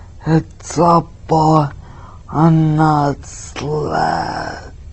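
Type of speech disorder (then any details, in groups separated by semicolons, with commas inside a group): Spastic dysarthria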